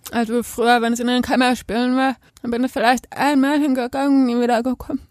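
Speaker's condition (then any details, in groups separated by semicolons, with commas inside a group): Deafness; not hard of hearing, spoken language as mother tongue, hearing school, sign language learned later; speaks aloud and signs, bilingual, voice different and louder, hearing people forget deafness because she speaks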